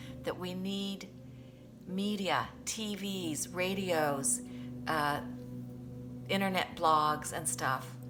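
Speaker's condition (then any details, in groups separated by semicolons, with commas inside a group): No condition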